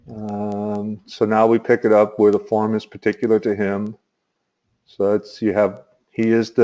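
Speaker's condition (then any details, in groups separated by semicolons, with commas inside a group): No condition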